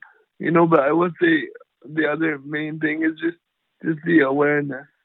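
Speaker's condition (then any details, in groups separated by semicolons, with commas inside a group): Cerebral palsy; power wheelchair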